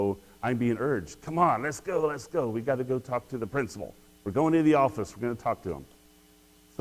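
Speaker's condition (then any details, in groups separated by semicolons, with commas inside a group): No condition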